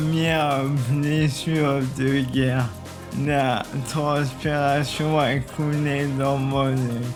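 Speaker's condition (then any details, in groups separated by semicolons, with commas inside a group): ALS (maladie de Charcot); uses wheelchair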